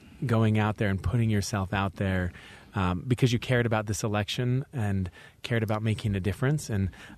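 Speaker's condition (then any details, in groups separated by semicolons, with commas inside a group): No condition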